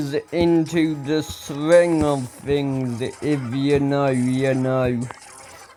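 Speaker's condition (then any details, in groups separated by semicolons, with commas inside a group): Ataxia; speech recently worse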